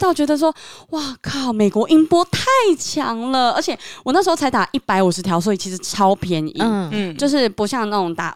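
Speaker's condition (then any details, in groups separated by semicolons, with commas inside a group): Submucous cleft palate; recent cough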